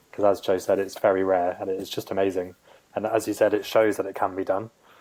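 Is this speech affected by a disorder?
No.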